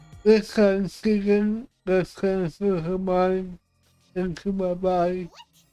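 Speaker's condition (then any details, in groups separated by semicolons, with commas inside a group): Cerebral palsy; affects voice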